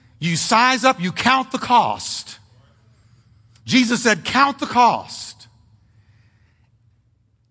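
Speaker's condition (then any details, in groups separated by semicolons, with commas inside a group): No condition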